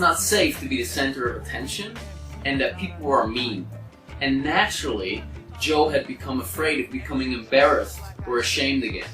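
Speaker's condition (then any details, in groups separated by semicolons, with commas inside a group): No condition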